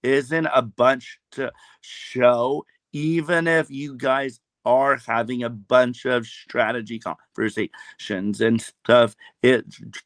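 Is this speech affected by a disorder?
Yes: severe speech impediment; self-described; here prolonged sounds.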